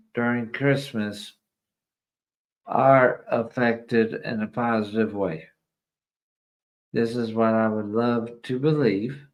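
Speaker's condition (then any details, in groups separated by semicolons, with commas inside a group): ALS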